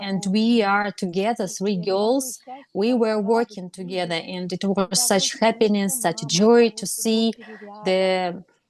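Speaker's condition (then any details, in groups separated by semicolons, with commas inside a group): No condition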